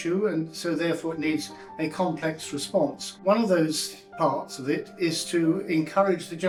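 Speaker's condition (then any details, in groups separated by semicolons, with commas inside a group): No condition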